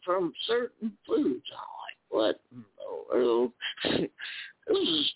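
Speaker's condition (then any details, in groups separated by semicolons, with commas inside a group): Spasmodic dysphonia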